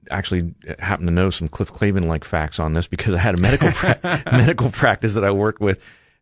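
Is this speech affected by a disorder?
No.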